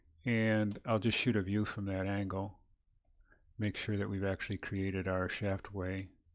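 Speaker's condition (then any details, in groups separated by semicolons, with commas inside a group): No condition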